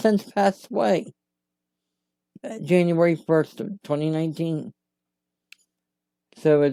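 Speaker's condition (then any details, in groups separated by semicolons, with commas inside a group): Cerebral palsy; voice sound affected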